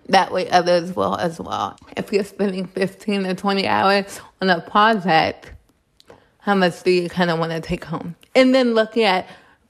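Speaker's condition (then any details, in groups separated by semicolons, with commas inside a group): Cerebral palsy; born two months premature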